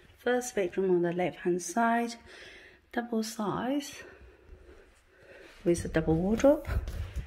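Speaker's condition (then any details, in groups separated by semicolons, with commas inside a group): No condition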